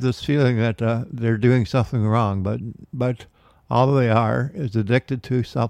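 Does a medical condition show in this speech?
Yes: Parkinson's disease; man aged 73.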